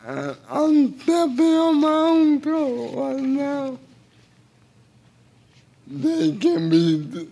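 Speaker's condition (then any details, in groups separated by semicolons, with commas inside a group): Cerebral palsy; involuntary hand movements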